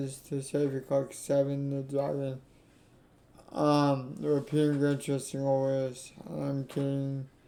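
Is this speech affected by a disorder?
Yes: cerebral palsy; affects legs.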